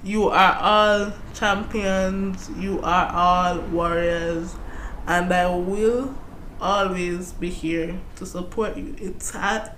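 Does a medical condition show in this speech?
Yes: cerebral palsy.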